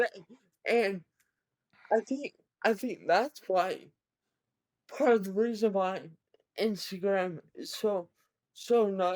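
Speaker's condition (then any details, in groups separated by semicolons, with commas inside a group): Cerebral palsy, severe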